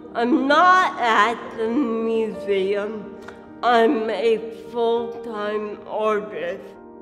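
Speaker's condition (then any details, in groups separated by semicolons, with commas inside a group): Cerebral palsy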